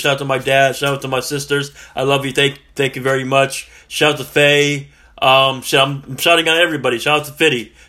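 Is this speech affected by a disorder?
Yes: stuttering; improving, occasional stuttering, helped by Wayne from Missouri mental health; stutters here and there, getting better; here repeated sounds, repeated words.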